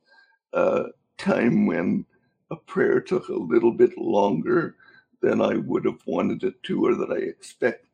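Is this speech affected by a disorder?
Yes: cerebral palsy; cerebral palsy since birth.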